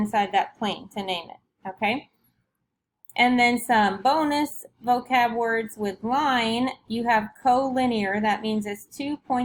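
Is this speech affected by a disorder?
No.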